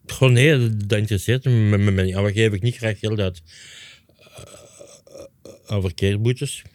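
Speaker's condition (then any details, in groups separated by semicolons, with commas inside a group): Stuttering; stutter since youth, returned after electric shock from stripping live cable, resuscitated, large part of tongue missing; publicly known, occasionally a hindrance, tongue loss causing few complaints, reading aloud stopped at entrance exam; repeated words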